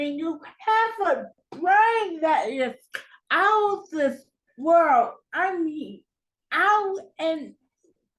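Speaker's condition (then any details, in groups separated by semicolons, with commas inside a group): Cerebral palsy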